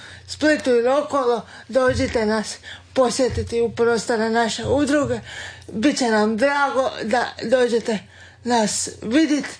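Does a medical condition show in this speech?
Yes: cerebral palsy; does exercises at home.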